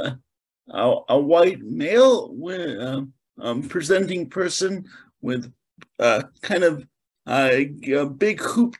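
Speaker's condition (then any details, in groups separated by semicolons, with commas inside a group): Cerebral palsy; mainly lower limbs affected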